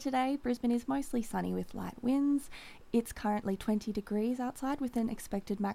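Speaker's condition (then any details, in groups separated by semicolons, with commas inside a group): No condition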